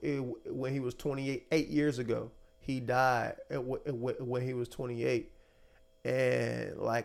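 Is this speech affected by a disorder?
Yes: stuttering; stuttering since childhood, picked on for it as a kid; still wrestling with stuttering in current season; here repeated sounds, blocks.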